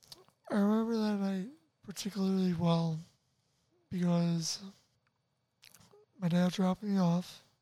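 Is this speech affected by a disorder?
Yes: tracheostomy, ventilator dependent; early cuff-up voicelessness.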